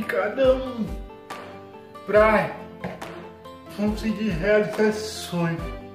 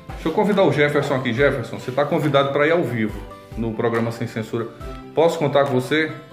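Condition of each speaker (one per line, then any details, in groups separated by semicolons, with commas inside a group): Cerebral palsy; from birth, affects coordination
No condition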